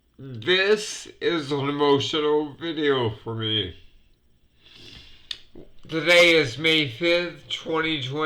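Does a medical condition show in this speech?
Yes: multiple sclerosis.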